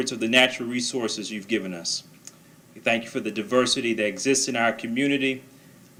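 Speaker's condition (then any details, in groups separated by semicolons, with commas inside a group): No condition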